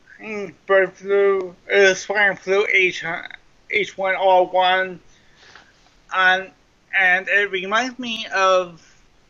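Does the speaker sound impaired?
Yes: cerebral palsy; mild form, lifelong, slow running, about 21 minutes per mile, trouble writing with hands; speech impairment, likens own voice to drive-through speaker box, may sound drunk.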